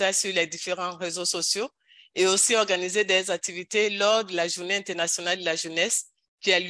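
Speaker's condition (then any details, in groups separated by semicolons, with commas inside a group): No condition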